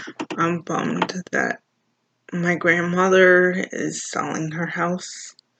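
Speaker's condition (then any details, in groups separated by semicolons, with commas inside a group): Cerebral palsy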